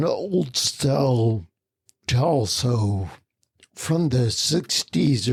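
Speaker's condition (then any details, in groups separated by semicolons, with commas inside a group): Spinocerebellar ataxia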